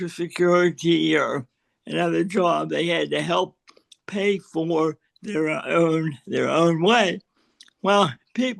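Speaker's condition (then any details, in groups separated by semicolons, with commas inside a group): Cerebral palsy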